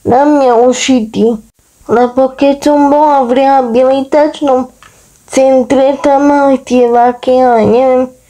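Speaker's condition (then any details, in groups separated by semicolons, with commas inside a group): Cerebral palsy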